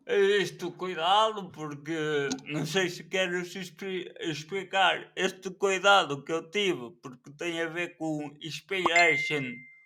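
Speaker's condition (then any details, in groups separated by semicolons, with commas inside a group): Cerebral palsy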